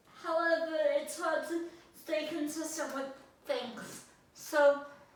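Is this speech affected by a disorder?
Yes: cerebral palsy; affects all four limbs.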